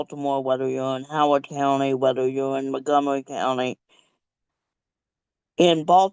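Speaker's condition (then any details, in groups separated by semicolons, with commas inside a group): Cerebral palsy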